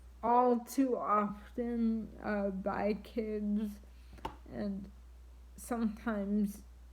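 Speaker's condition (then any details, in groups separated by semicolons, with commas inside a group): Triplegic cerebral palsy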